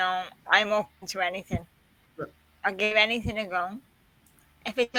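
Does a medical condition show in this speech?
Yes: quadriplegic cerebral palsy.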